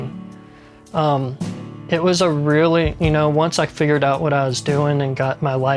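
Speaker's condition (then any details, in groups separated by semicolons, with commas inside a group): No condition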